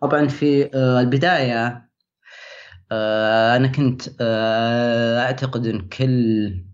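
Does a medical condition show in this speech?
Yes: stuttering; stutter from about age 10, mild then worsening, obstacle by 15, later stuttering control program; worst period of stutter currently, stutter increased, anxiety disorder treated at psychiatric clinic; stutter greatly controlled after program, now increased again, hardest in meetings and work communication; here blocks.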